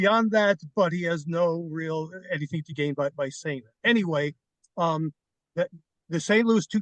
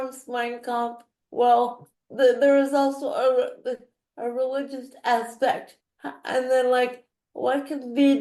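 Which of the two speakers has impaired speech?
The second: cerebral palsy; wheelchair user.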